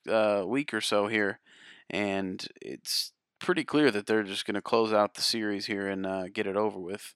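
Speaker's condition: No condition

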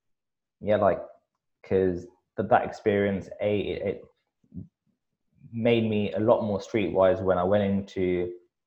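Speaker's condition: Stutter; pauses a bit, blocks at certain points; repeated sounds, repeated words

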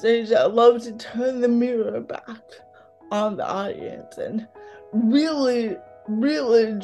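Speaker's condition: Cerebral palsy, mild; mouth affected

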